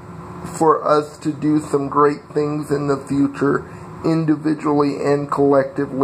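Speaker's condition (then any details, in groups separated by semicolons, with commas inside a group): Cerebral palsy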